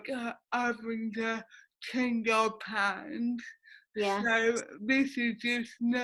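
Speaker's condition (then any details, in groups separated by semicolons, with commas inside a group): Cerebral palsy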